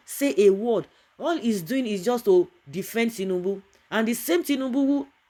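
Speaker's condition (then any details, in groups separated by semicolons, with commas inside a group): No condition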